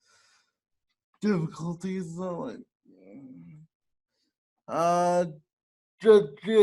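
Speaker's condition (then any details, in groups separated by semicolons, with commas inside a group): Cerebral palsy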